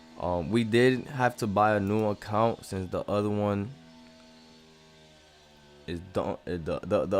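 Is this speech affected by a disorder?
No.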